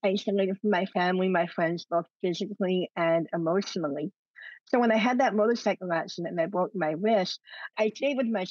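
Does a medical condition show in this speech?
Yes: cleft lip and palate; congenital cleft lip and palate, no single known cause, multiple surgeries throughout life, ongoing medical and dental needs.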